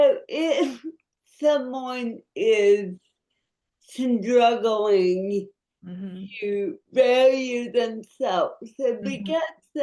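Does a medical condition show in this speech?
Yes: cerebral palsy; noticeably affected speech.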